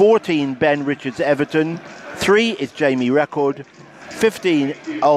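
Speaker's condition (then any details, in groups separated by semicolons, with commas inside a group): No condition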